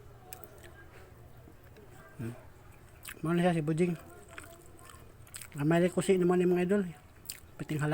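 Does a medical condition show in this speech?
No.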